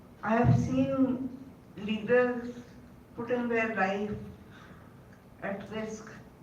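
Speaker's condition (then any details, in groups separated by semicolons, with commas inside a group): Cerebral palsy; caused by encephalitis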